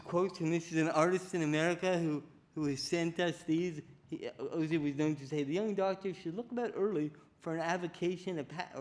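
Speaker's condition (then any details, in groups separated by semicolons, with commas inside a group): Cerebral palsy; diagnosed at age four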